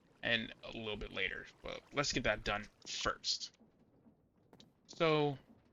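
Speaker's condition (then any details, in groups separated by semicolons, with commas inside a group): No condition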